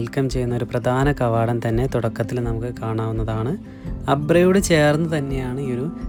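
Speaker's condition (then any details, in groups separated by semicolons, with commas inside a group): No condition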